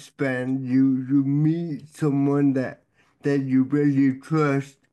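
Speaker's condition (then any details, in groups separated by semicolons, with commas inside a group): Cerebral palsy; difficulty keeping body completely still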